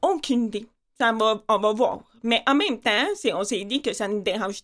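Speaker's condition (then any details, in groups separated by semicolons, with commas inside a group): Profound deafness with cochlear implant, congenital; audiologist adjusts implant every 2 years, lip-reads to confirm, misses fast group talk, phone calls hard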